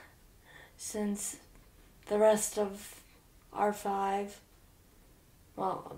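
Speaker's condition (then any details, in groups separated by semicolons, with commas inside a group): Cerebral palsy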